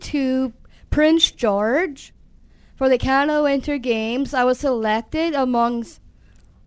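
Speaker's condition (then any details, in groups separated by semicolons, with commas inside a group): Down syndrome; visible disability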